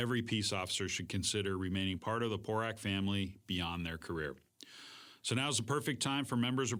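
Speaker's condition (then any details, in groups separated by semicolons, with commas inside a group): No condition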